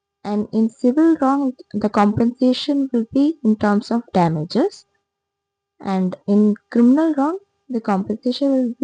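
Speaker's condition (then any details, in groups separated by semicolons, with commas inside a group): No condition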